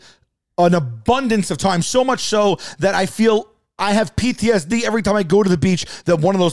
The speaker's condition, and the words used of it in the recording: None; typical speech.